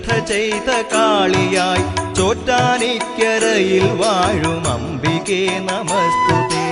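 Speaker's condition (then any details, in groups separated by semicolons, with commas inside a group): No condition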